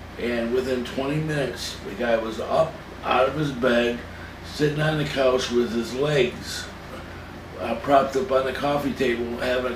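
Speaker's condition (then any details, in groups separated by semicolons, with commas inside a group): Cerebral palsy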